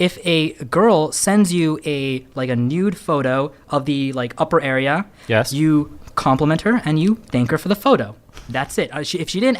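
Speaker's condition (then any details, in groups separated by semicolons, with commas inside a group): No condition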